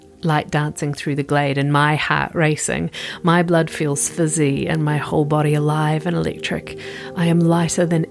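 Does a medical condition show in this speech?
No.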